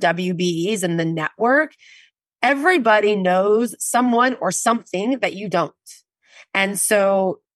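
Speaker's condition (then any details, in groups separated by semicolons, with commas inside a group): No condition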